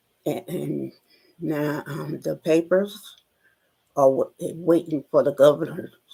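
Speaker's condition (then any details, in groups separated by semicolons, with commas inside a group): Spinal neurosarcoidosis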